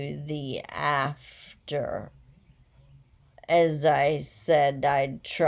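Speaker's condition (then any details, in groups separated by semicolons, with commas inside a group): Essential tremor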